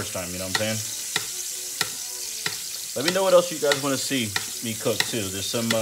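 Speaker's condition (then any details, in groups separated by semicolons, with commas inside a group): No condition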